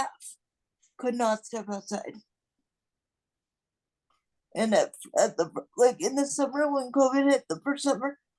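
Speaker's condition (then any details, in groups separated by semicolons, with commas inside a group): Cerebral palsy; non-progressive, will not improve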